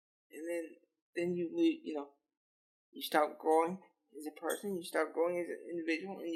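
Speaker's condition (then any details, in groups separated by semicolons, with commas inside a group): Cerebral palsy; lifelong physical disability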